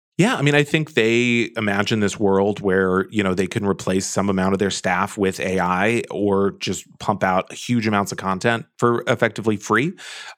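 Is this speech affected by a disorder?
No.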